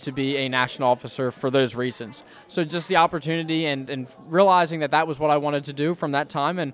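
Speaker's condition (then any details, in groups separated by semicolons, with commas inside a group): No condition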